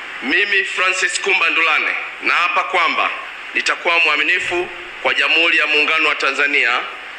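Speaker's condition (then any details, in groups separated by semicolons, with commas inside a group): No condition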